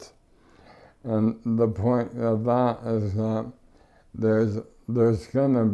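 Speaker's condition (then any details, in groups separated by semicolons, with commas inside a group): ALS; power wheelchair, no tracheostomy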